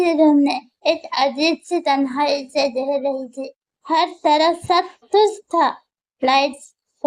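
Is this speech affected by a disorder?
Yes: muscular dystrophy; wheelchair user.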